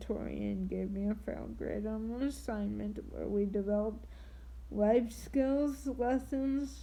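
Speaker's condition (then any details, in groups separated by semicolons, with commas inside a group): Triplegic cerebral palsy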